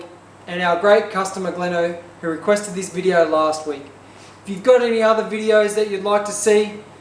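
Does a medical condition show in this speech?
No.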